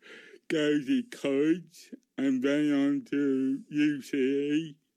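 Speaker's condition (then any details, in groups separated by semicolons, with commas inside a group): Cerebral palsy; speech noticeably affected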